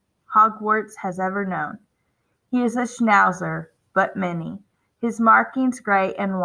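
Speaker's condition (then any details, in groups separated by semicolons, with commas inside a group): No condition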